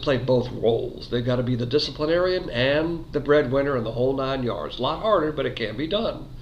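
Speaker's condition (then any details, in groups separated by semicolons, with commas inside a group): No condition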